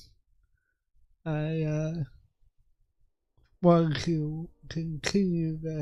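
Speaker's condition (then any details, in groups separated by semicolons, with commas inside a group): Cerebral palsy; affects voice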